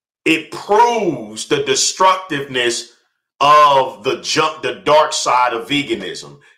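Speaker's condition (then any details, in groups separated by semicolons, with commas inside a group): No condition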